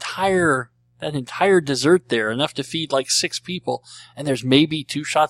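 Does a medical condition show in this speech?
Yes: cleft lip and palate; treated as a baby.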